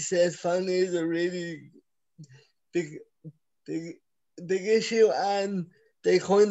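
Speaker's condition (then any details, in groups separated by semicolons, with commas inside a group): Cerebral palsy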